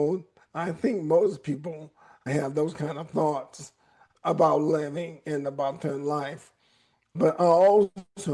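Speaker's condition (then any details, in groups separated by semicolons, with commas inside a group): ALS; voice raspy at times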